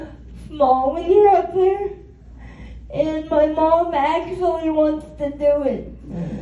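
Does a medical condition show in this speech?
Yes: cerebral palsy; spastic quadriplegia.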